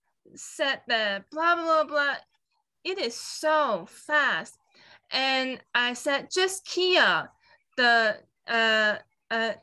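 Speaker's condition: Aphasia; uses pictures on phone instead of written menus to communicate orders; fragmented agrammatic sentences, word-finding gaps, filler words, asked to slow down

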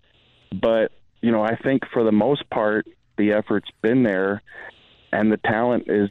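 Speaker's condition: No condition

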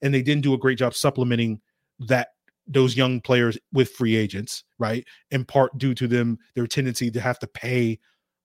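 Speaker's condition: No condition

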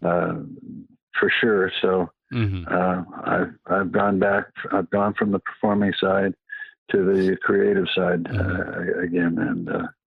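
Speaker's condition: Parkinson's; past cancer

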